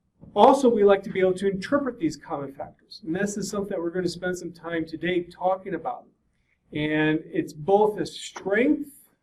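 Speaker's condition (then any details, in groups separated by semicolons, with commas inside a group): No condition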